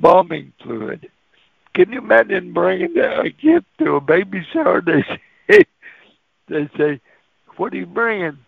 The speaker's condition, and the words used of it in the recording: Cerebral palsy. And when I get nervous, I can't talk plain for nothing.